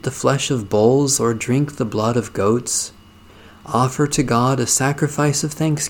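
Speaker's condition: No condition

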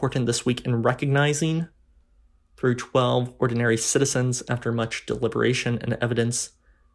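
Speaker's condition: No condition

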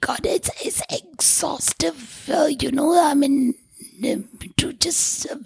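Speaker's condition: Tracheostomy, vocal cords permanently constricted from smoke inhalation; Carlton Towers fire Bangalore

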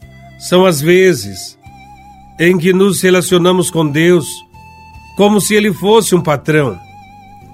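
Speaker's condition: No condition

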